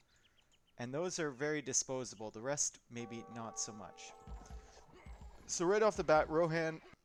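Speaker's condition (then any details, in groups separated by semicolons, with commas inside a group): No condition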